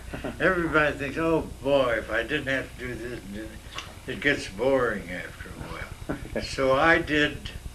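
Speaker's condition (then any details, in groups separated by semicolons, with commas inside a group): Myasthenia gravis; neurological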